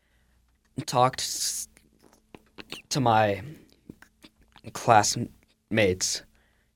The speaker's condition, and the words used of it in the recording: Stuttering. But this person might also sound different in conversation than what you're used to.